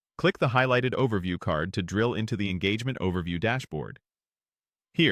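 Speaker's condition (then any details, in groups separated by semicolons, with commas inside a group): No condition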